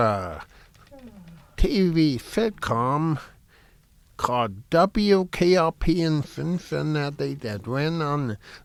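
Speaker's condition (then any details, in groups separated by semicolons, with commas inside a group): Cerebral palsy; tongue tie, tongue cannot touch roof of mouth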